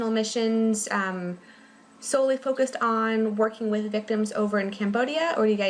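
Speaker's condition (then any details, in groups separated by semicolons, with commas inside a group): No condition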